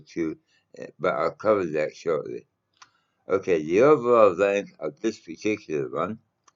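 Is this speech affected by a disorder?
Yes: mouth cancer.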